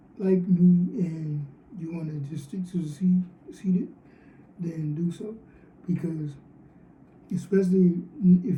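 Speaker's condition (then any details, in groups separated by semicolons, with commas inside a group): Cerebral palsy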